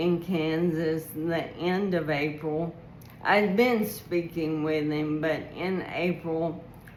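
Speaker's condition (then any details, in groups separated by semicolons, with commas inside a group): ALS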